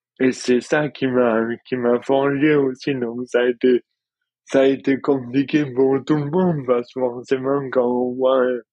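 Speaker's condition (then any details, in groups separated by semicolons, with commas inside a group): Dystonia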